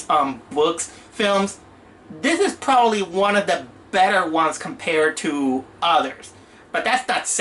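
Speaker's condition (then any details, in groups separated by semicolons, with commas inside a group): No condition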